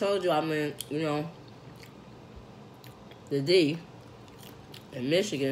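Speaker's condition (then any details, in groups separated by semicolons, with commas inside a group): No condition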